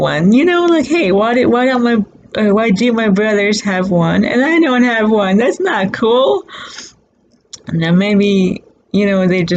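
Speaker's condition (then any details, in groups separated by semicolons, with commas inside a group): Cerebral palsy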